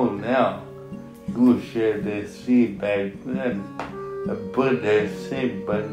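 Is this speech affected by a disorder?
Yes: traumatic brain injury (pontine cavernoma).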